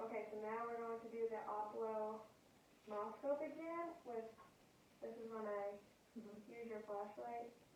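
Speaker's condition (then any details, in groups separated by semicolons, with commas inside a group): No condition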